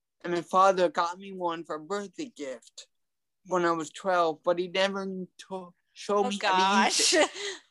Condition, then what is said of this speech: Cerebral palsy. It affects my tongue a little bit, and it affects my legs mostly.